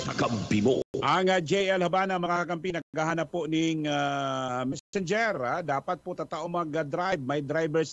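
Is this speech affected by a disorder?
No.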